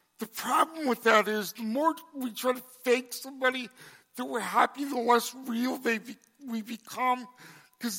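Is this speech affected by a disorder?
Yes: cerebral palsy; congenital, brain damage affecting balance and coordination.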